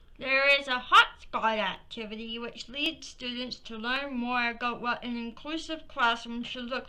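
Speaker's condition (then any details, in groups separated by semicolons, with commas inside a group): Cerebral palsy; from birth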